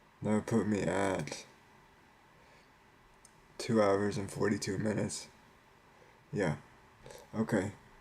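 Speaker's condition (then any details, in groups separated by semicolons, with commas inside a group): Cerebral palsy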